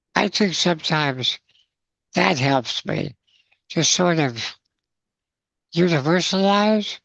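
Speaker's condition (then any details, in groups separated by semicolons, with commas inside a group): Spinal muscular atrophy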